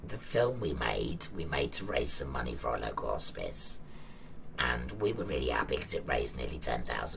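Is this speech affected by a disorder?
Yes: laryngectomy; terminal stage 4 cancer, radiotherapy, radioiodine, three surgeries.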